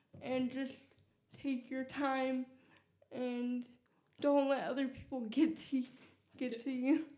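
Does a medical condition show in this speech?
Yes: cerebral palsy; core and balance affected, manual wheelchair, slow handwriting.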